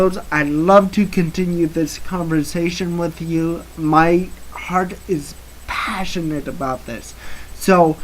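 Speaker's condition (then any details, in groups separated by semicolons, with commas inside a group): Cerebral palsy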